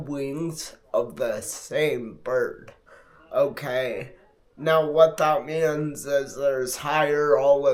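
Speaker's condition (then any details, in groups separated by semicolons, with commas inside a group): Multiple sclerosis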